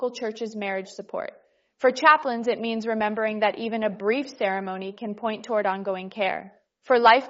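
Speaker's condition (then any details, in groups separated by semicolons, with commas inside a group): No condition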